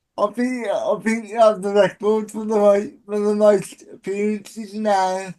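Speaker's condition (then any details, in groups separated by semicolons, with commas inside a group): Cerebral palsy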